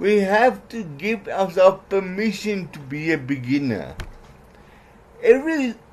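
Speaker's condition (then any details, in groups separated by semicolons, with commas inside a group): Cerebral palsy; trouble formulating words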